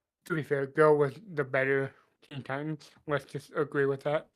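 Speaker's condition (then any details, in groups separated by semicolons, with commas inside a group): Cerebral palsy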